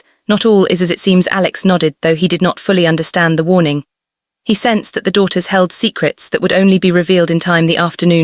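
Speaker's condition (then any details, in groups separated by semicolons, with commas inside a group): No condition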